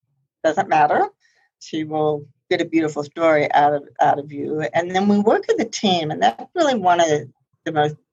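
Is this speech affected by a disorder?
Yes: profound hearing loss; congenital profound hearing loss, mostly higher frequencies, hearing aids tried repeatedly but never worked well enough; relies on lip reading and body language.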